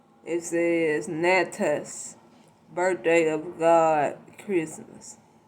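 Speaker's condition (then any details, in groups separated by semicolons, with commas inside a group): Cerebral palsy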